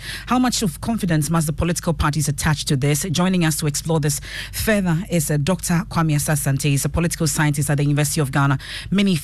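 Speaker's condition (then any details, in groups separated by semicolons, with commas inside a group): No condition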